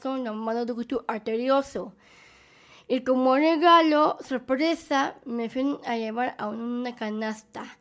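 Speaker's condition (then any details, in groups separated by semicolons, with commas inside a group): Down syndrome; present from birth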